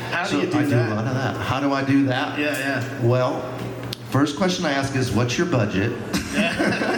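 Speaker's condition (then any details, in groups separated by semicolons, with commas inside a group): No condition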